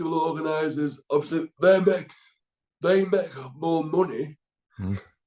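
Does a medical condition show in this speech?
Yes: cerebral palsy.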